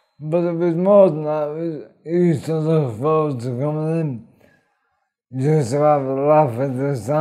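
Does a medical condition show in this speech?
Yes: motor neurone disease; lung function and breathing checked.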